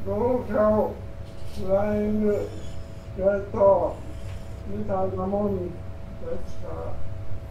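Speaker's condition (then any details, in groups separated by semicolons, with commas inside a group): ALS; uses ventilator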